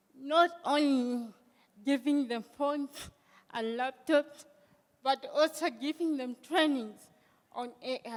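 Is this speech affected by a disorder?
Yes: cerebral palsy.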